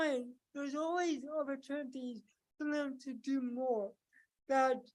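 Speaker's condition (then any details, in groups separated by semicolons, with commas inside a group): Cerebral palsy; from birth, affects movement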